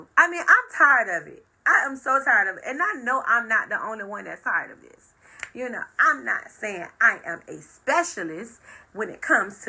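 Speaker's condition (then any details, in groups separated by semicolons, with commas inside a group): No condition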